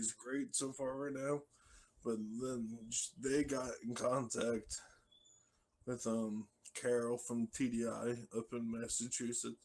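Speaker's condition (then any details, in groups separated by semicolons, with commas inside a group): ALS; slurring some words early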